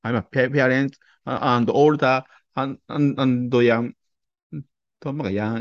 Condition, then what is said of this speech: Stuttering. I'm a medical doctor who stutters.